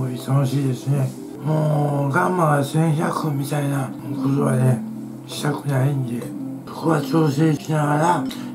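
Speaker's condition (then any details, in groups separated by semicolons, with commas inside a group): Tongue cancer, partial glossectomy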